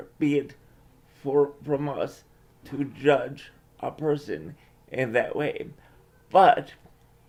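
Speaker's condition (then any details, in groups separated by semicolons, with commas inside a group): Cerebral palsy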